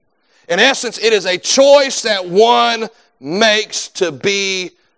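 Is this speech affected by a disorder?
No.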